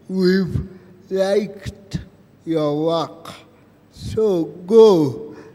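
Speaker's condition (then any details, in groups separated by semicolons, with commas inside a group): Cerebral palsy; present from birth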